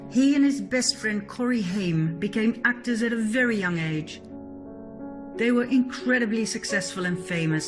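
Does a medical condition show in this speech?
No.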